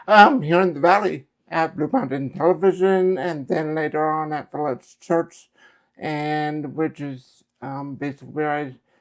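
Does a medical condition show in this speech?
Yes: cerebral palsy; speech affected.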